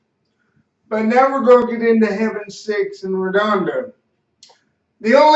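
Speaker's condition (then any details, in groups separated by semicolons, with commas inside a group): Cerebral palsy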